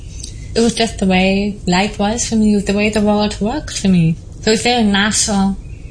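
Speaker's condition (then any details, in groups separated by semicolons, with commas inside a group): Deafness, congenital; deaf from birth, relies on lip reading, sensitive to vibration and air movement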